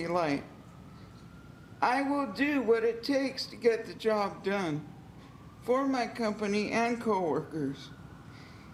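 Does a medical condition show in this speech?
Yes: cerebral palsy.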